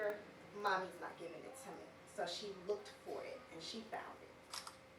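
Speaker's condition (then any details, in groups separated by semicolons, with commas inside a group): No condition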